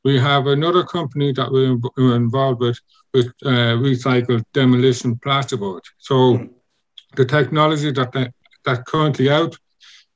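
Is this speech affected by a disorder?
Yes: congenital deafness; born deaf, cause unknown, not hereditary, undiagnosed for about 12 months; wears two hearing aids, previously one while ear trained to aids; learned to speak via audiologists and speech therapist Jim from America, lip reading learned from Jim.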